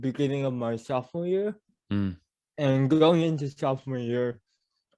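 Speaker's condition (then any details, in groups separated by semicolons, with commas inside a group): Cerebral palsy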